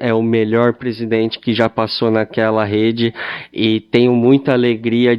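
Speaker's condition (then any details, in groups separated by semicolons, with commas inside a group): Cleft lip and palate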